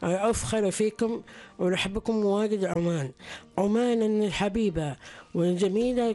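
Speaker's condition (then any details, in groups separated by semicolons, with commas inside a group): Down syndrome; host describes people with Down syndrome present as speaking clearly and confidently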